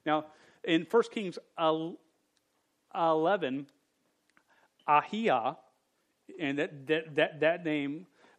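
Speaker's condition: Stutter; stutter since age 5, persisted through teenage years, no successful fix; still stutters, speaking publicly for about 23-24 years; not fully fluent, stuttered on own name as teenager; repeated sounds, repeated words, prolonged sounds

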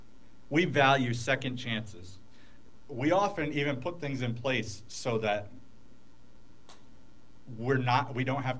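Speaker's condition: No condition

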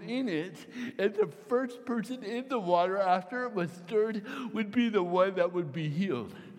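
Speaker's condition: Cerebral palsy, mild; torsional dystonia from eighth grade

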